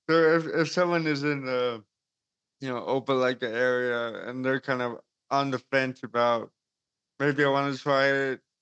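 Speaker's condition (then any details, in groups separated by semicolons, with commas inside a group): Cerebral palsy; since birth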